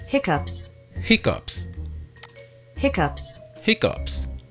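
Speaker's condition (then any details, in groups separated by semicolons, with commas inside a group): No condition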